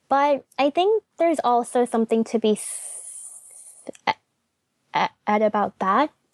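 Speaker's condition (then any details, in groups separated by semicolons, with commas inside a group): Stuttering; covert stuttering, used tricks to pass as fluent; attending stuttering self-help about a year; hard blocks, stutter as or more prevalent than before, stutters a lot early, less later; blocks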